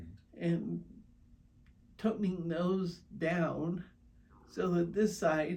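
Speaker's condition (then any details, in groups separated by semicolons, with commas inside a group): Primary progressive multiple sclerosis; brain laser therapy sessions; speech clearer during stimulation sessions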